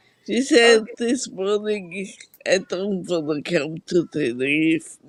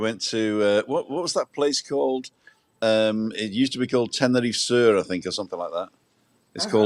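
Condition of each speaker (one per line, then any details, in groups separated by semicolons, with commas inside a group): Multiple sclerosis
No condition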